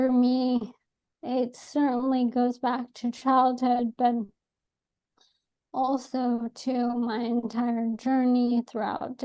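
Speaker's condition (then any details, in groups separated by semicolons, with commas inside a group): ALS; atypical case; diagnosed about seven months ago, on approved medication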